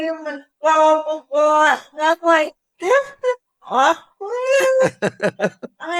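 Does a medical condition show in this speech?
Yes: cerebral palsy; wheelchair.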